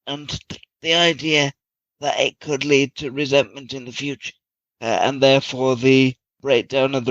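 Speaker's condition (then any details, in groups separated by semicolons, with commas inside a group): Cerebral palsy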